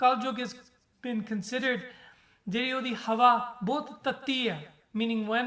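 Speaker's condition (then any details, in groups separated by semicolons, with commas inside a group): No condition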